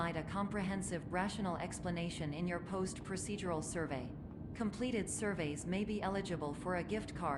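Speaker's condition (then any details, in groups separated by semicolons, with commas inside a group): No condition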